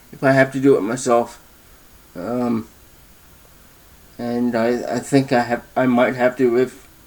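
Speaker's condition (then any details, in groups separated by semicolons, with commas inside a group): Cerebral palsy, spastic diplegia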